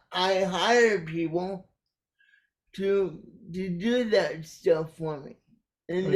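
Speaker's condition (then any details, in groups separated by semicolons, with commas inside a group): Cerebral palsy; caused by brainstem aneurysm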